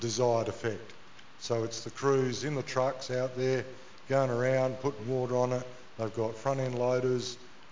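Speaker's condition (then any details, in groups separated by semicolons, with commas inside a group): No condition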